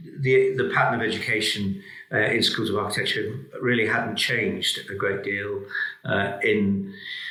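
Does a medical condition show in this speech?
No.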